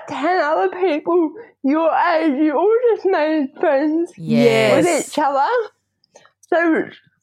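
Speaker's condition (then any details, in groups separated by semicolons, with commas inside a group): Cerebral palsy, spastic diplegia; teenager, fully mobile without wheelchair, scooter planned through NDIS, on medication, no surgery yet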